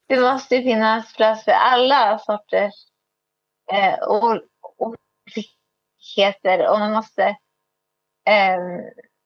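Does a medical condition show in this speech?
Yes: cerebral palsy; wheelchair user, spastic body, left arm especially uncontrollable.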